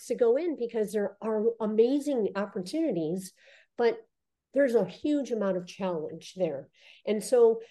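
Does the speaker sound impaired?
Yes: cleft lip and palate; congenital.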